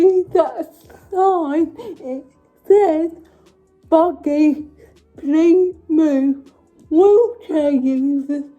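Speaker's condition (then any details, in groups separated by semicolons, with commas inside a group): Cerebral palsy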